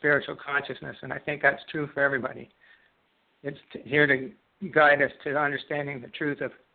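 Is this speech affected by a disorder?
Yes: Parkinson's disease; left-sided onset, smell and taste loss first, left index finger tremor, no medication, one brain therapy.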